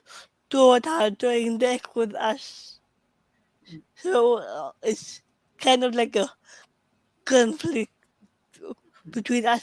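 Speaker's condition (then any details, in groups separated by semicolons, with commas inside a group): Cerebral palsy; speech often hard to understand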